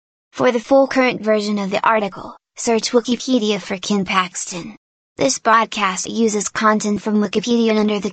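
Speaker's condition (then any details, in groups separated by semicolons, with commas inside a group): No condition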